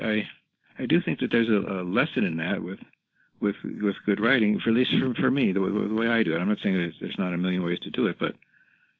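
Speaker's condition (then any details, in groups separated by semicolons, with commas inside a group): Parkinson's disease, rigidity-predominant, no tremor; never had tremors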